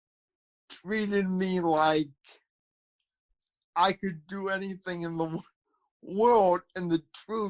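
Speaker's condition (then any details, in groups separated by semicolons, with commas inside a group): Cerebral palsy, spastic quadriplegia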